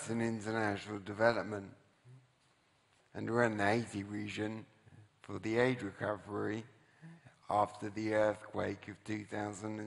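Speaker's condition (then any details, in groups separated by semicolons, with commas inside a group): Traumatic brain injury, severe; once could not speak, voice different now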